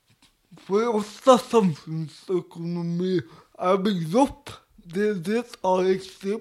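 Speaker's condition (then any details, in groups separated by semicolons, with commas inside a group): Cerebral palsy; speech difficulties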